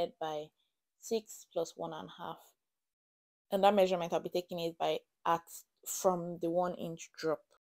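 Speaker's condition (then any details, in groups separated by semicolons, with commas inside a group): No condition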